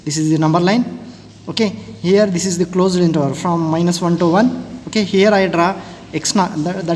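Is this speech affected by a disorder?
No.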